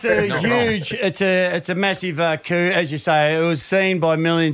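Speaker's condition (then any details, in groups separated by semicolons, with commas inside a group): No condition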